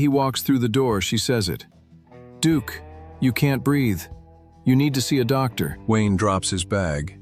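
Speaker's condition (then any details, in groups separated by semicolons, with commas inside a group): No condition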